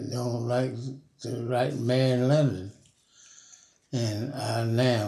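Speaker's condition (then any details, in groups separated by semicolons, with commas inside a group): Parkinson's disease; never broken a bone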